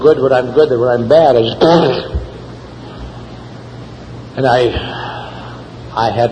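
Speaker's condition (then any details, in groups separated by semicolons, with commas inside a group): No condition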